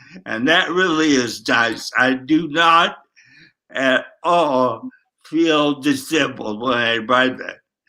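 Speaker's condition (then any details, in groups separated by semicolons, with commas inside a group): Traumatic brain injury, ataxic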